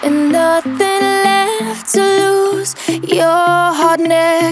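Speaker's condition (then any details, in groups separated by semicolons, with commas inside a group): No condition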